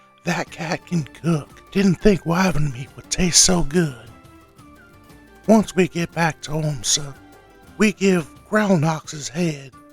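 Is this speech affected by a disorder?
No.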